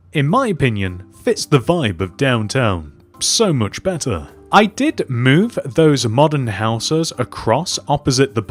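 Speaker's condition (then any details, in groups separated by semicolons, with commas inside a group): No condition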